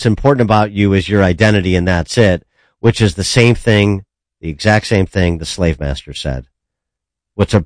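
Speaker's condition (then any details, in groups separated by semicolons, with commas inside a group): No condition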